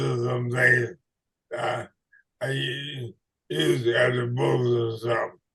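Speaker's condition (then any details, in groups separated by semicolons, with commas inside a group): ALS/MND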